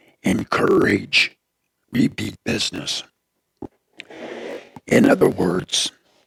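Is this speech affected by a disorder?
Yes: throat cancer; tracheostomy tube.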